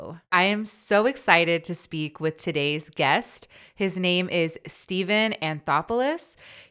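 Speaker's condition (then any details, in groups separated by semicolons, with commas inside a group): No condition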